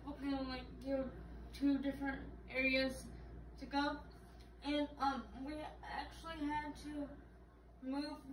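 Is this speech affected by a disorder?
Yes: cerebral palsy, spastic quadriplegic.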